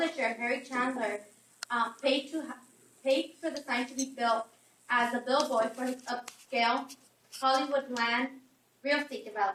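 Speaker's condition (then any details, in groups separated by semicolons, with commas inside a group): No condition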